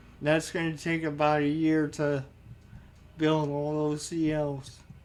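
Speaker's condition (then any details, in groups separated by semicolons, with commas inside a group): Cerebral palsy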